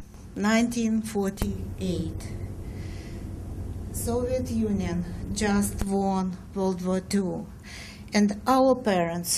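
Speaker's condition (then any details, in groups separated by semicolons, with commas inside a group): No condition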